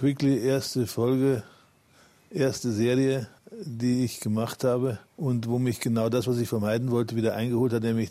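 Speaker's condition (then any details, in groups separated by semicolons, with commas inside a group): Parkinson's disease; admitted to rehab bedridden two years ago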